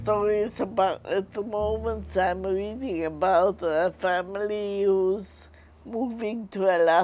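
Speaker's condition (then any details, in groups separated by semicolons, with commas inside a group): Multiple sclerosis; worsening over recent years, previously had chemotherapy-type treatment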